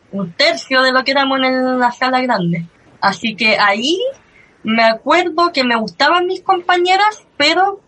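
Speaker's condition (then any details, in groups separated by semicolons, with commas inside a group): Cleft lip and palate; since early childhood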